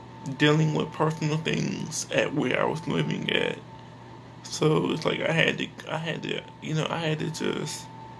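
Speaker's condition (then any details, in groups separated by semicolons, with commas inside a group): Cerebral palsy; speech is not the best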